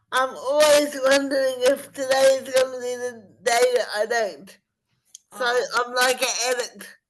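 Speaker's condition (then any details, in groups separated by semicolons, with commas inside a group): Spastic cerebral palsy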